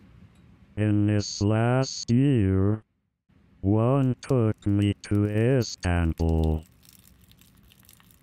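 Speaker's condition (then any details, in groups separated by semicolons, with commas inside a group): Amyotrophic lateral sclerosis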